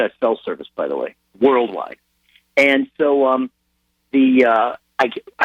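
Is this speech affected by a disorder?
No.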